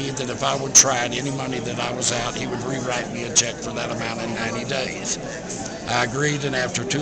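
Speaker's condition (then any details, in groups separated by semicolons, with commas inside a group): No condition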